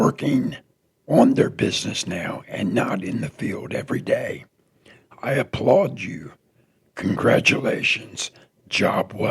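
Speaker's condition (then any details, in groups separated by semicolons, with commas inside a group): Throat cancer; tracheostomy tube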